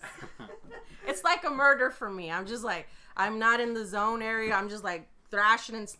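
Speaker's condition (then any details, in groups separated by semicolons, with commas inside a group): No condition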